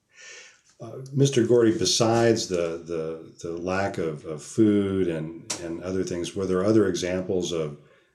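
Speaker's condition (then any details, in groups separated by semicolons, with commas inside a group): No condition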